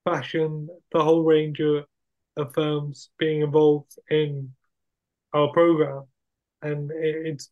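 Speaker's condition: Cerebral palsy; acquired brain injury, wheelchair user

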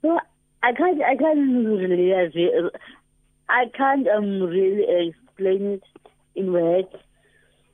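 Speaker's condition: Cerebral palsy; cerebral palsy from birth, previously unable to swim, now swims and competes in adaptive surfing

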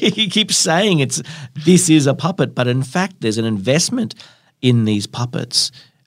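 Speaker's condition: No condition

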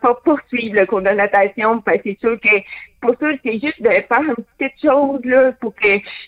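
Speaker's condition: Hearing loss with cochlear implant; removes implant in water, total silence, phone understanding varies by person

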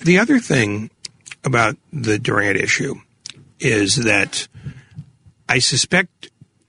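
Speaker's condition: No condition

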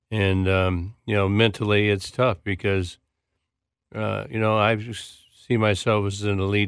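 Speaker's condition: Parkinson's disease; four years since diagnosis, movement specialist, speech therapy, Big and Loud therapy for movement, posture, voice

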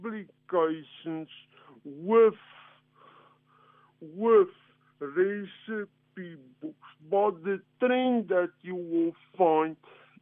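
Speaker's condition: Cerebral palsy; affects speed of communication

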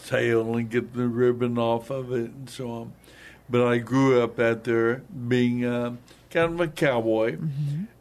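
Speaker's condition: Hemorrhagic stroke, hemorrhagic, basal ganglia; talks funny, voice stressed tonight, speaks slowly and deliberately to be understood, daughter Stacy helps

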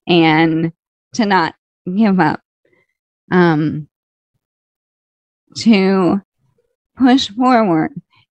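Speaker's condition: ALS, slow progressing

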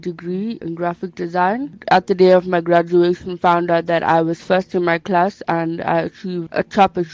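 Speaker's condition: Bilateral sensorineural hearing loss; onset age 4 after mumps complications, both ear nerves dead, failed nerve repair, four grommet surgeries; speech never fully clear, long-term speech therapy to maintain speech

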